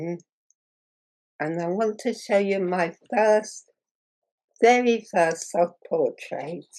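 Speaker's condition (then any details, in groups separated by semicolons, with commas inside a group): Muscular dystrophy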